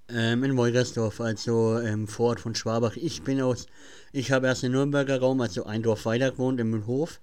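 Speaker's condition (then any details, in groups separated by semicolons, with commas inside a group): Cleft palate; cleft palate present since childhood, speech impediment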